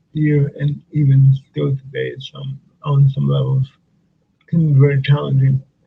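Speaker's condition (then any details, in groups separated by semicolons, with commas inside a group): Cerebral palsy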